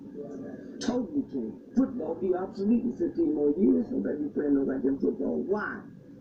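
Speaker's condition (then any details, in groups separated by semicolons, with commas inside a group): No condition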